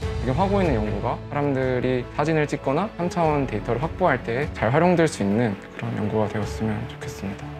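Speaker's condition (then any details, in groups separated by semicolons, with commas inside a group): No condition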